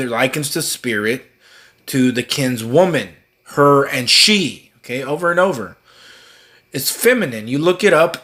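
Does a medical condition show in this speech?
No.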